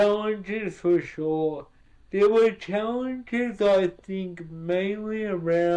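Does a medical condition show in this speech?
Yes: cerebral palsy.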